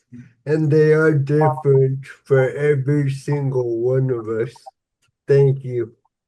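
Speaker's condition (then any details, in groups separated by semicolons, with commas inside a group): Cerebral palsy; somewhat slurred speech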